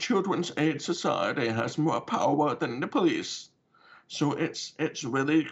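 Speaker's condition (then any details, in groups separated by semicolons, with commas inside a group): Deafness with cochlear implant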